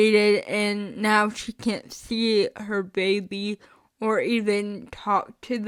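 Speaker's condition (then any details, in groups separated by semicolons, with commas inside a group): Spastic cerebral palsy, mixed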